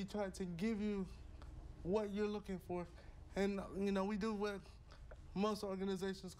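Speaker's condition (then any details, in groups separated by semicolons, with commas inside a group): Cerebral palsy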